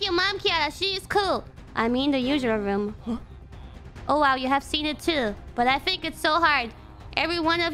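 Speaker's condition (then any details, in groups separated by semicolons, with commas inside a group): No condition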